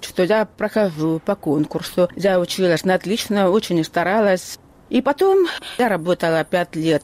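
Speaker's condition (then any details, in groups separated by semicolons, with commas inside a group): Hearing loss, acquired at age 3; lost hearing at three, medical error, missed appendicitis, imported Atikon hearing aids since childhood, lip reads; over 50, hears only 20%; speech preserved thanks to hearing aids, worsened, speaks with an accent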